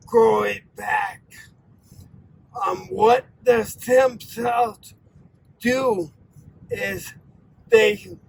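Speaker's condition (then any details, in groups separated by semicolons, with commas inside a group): Ataxia; acquired form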